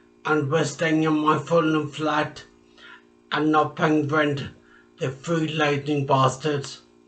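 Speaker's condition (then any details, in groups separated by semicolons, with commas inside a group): Traumatic brain injury; speech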